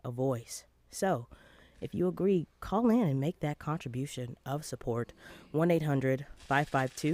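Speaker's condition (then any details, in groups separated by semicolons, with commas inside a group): No condition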